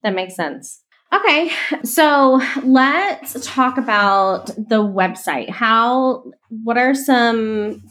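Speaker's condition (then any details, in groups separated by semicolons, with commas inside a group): No condition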